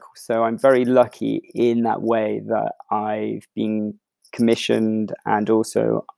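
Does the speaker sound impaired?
Yes: stuttering; stuttering since childhood, persisting into adulthood; still stutters, host did not notice any stutter in conversation; substitutes words to avoid anticipated stutters, stutter not noticeable to listener; here prolonged sounds.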